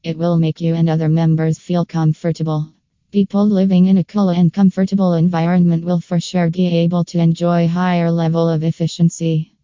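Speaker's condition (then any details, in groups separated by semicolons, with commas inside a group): No condition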